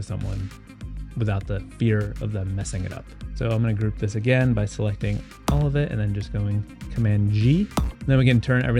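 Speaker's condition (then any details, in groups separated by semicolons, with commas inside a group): No condition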